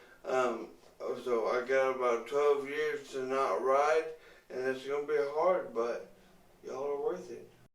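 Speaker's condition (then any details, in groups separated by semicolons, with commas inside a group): Traumatic brain injury; accident, broken neck, neck surgery; 1 month hospital, 3 months rehab; talks a little funny, early ventilator, later room air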